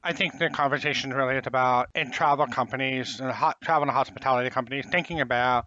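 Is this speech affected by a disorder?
Yes: profound hearing loss; congenital profound hearing loss.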